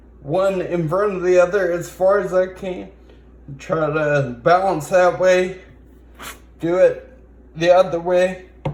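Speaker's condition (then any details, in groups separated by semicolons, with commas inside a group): Brain injury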